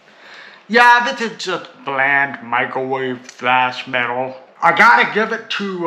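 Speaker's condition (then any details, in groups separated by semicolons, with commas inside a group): Cerebral palsy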